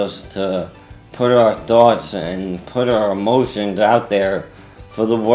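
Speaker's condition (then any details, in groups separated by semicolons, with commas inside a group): ALS; arms too weak to use, young-adult onset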